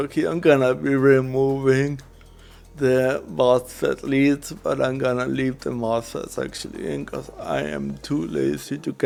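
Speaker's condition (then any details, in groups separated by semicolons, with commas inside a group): Cerebral palsy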